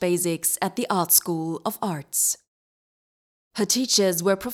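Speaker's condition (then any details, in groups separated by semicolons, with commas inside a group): No condition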